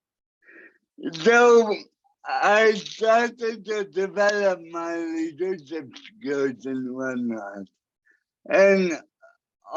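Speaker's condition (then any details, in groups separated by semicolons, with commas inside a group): Cerebral palsy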